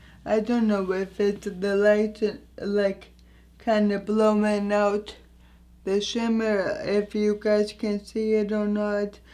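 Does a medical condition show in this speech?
Yes: anoxic brain injury.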